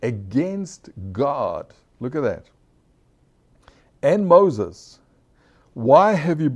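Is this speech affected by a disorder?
No.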